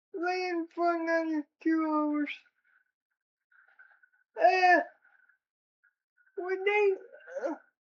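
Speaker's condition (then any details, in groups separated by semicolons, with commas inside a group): Cerebral palsy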